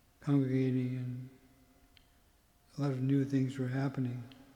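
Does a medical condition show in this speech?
Yes: Parkinson's; tremor.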